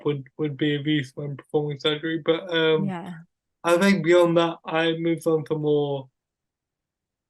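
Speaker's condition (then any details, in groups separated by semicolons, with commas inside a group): Cerebral palsy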